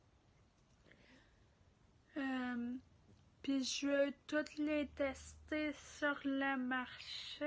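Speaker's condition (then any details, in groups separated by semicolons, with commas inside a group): Ataxia; degenerative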